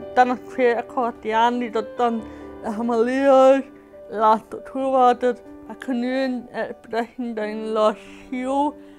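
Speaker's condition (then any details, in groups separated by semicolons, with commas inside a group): Cerebral palsy; cerebral palsy, mild walking difficulties, deaf; speech impairment, doesn't speak well at times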